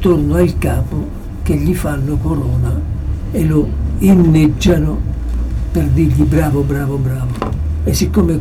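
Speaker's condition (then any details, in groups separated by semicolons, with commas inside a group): Parkinson's disease; approaching final stage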